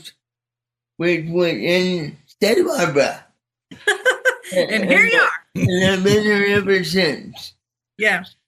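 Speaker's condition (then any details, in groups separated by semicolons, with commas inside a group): Cerebral palsy; speech not affected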